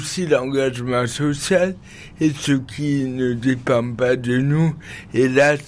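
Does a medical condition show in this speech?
Yes: cerebral palsy.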